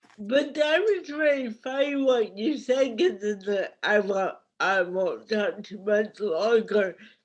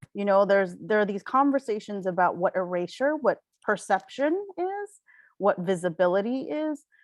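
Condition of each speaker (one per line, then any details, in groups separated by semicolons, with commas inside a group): Cerebral palsy; mild
No condition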